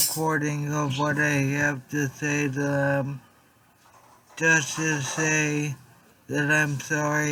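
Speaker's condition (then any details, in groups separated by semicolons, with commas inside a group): Traumatic brain injury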